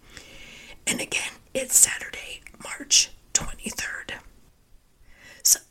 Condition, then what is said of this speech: Spasmodic dysphonia. I have a condition called spasmodic dysphonia that I'm currently dealing with and working through, so that's why I sound like